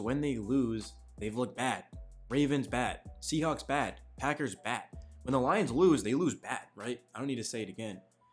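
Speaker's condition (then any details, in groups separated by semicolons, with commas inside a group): No condition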